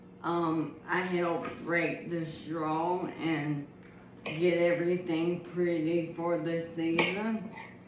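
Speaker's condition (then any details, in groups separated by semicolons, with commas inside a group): ALS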